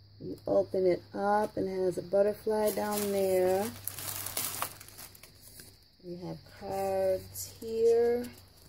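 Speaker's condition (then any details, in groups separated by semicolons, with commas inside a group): No condition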